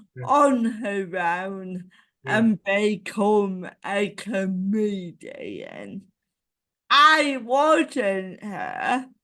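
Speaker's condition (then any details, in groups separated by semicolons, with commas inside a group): Cerebral palsy; ataxic type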